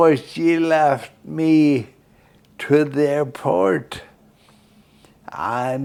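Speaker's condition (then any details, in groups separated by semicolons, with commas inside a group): Friedreich's ataxia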